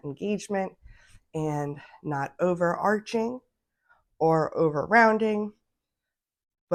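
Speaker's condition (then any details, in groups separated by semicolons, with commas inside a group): No condition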